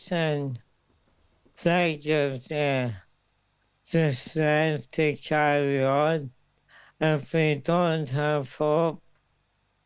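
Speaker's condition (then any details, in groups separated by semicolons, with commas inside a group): Motor neurone disease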